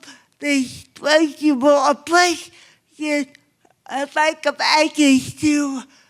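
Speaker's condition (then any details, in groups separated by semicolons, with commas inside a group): Cerebral palsy; obvious speech impairment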